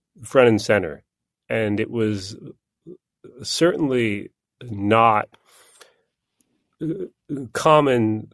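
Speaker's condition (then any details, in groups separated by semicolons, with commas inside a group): Stuttering; onset as a kid; adult, still stutters; no stuttering when singing, singing uses different neural pathway; prolonged sounds, blocks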